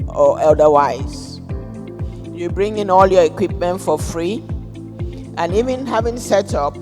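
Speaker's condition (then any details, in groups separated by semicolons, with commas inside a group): No condition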